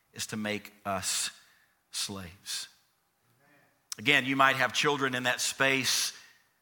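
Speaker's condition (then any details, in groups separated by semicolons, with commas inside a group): No condition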